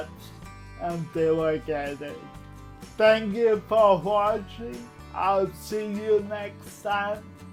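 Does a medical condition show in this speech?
Yes: cerebral palsy.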